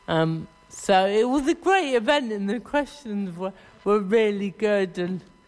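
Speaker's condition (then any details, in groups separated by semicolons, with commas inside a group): Cerebral palsy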